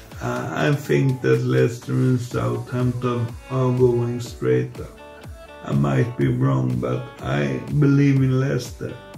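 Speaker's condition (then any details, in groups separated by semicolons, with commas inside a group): Multiple sclerosis; progressive form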